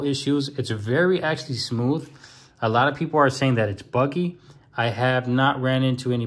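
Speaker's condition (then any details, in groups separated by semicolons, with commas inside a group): No condition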